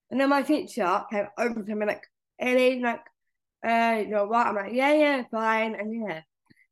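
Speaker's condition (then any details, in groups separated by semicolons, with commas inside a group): Down syndrome; present from birth, major heart surgery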